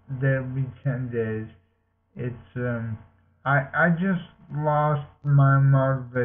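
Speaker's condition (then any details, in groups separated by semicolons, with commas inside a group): Multiple sclerosis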